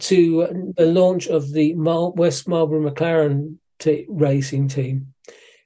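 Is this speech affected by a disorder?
Yes: Parkinson's disease; physiotherapy.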